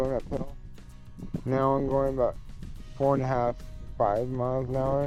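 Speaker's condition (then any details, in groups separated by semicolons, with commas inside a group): Cerebral palsy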